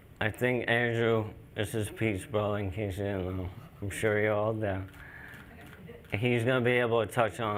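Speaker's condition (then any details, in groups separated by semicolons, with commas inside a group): ALS; young onset; still able to speak, dry mouth while speaking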